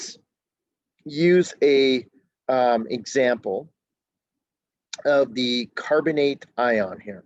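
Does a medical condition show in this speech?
No.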